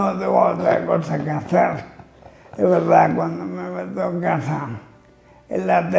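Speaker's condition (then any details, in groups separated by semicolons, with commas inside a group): Amyotrophic lateral sclerosis (ela)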